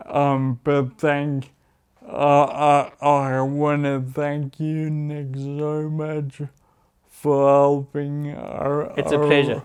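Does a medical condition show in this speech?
Yes: Friedreich's ataxia.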